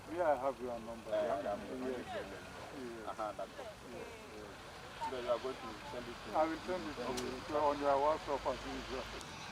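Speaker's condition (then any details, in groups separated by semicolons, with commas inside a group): No condition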